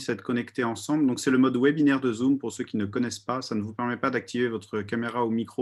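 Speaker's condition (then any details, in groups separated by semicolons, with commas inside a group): No condition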